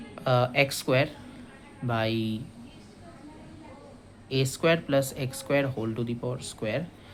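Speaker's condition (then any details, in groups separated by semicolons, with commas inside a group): No condition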